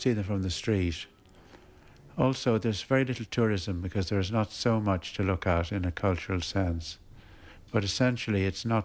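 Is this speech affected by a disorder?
Yes: Parkinson's; progressive, expected to get tougher, affects making steady non-wobbly lines.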